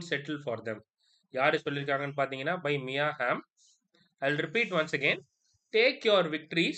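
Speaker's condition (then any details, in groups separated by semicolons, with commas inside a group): No condition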